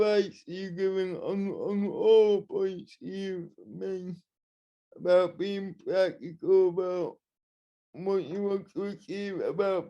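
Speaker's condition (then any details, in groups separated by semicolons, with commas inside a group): Cerebral palsy, spastic and dyskinetic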